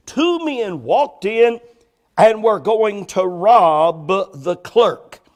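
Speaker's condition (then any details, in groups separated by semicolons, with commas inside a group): No condition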